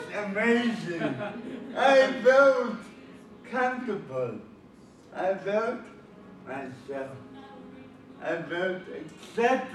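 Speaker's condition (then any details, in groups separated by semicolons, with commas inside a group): Cerebral palsy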